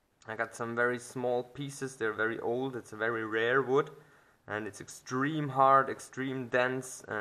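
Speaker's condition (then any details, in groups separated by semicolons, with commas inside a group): No condition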